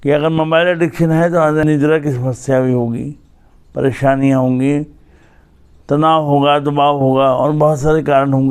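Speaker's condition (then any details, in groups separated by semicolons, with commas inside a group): Cerebral palsy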